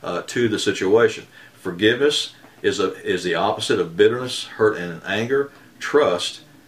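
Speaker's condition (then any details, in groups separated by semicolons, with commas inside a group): No condition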